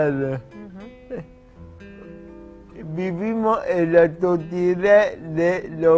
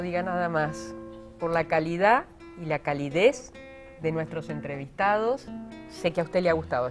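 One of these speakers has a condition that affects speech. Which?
The first: cerebral palsy; cerebral palsy from birth, delivery injury; age 31, past rehabilitation.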